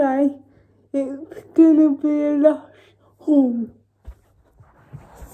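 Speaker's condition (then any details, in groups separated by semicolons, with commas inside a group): Cerebral palsy; uses feeding aid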